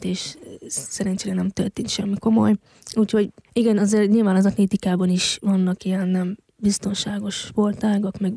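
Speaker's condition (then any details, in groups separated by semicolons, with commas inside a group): Hearing loss since birth; congenital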